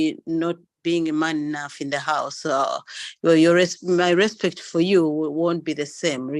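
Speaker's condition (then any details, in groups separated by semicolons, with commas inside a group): No condition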